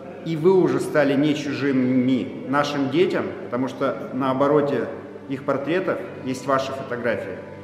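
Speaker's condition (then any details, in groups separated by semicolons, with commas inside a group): No condition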